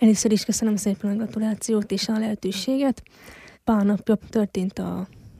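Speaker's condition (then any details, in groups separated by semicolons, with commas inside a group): Hearing loss since infancy; congenital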